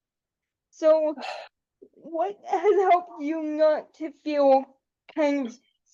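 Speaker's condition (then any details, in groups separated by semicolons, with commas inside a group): Cerebral palsy; quadriplegic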